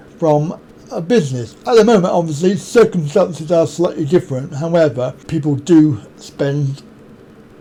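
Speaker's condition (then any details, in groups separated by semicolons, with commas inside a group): Cerebral palsy; back surgery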